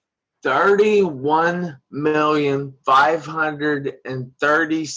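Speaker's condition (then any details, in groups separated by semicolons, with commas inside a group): Traumatic brain injury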